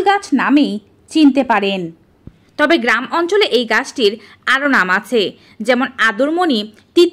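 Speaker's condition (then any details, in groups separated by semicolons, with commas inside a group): No condition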